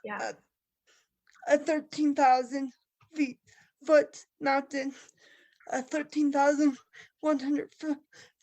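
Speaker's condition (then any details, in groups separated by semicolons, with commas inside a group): Cerebral palsy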